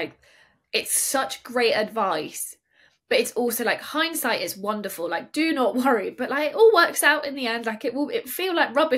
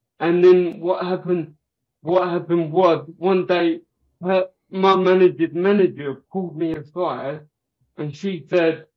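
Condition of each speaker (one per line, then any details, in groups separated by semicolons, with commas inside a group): No condition
Cerebral palsy; from birth, legs only, multiple hamstring and foot surgeries; wheelchair user, walks indoors with aid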